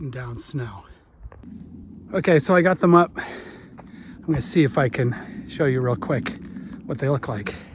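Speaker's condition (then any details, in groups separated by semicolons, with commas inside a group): No condition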